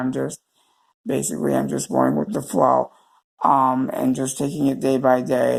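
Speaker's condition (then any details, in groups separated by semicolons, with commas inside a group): Cerebral palsy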